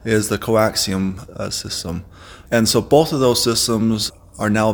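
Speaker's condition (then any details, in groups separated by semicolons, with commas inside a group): No condition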